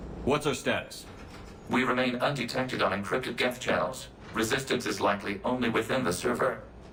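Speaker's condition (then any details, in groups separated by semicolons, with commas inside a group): No condition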